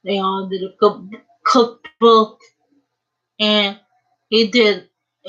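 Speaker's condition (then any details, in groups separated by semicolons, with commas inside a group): Cerebral palsy; uses a wheelchair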